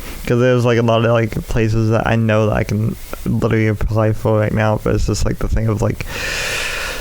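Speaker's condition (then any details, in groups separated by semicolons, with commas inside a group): Cerebral palsy; speech impediment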